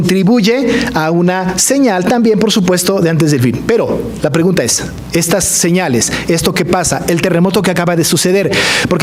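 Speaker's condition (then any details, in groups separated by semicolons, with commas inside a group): No condition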